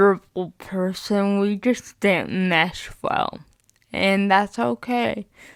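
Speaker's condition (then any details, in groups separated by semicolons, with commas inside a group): Spastic cerebral palsy, mixed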